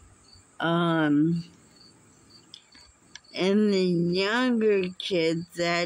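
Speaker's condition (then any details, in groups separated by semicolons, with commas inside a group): Muscular dystrophy; unable to walk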